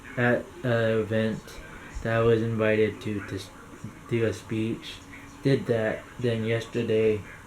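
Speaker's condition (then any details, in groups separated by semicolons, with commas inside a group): Cerebral palsy; caused by stroke hours after birth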